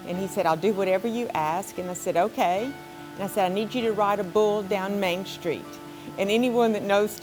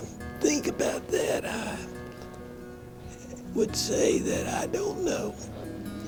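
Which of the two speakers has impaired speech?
The second: ALS (Lou Gehrig's disease).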